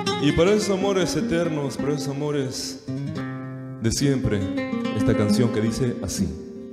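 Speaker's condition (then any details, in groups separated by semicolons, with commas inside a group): No condition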